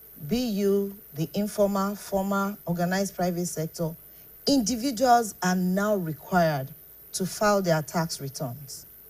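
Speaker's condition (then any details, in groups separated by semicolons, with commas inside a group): No condition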